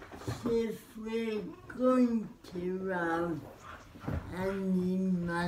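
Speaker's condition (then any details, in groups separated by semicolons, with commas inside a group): Cerebral palsy; spastic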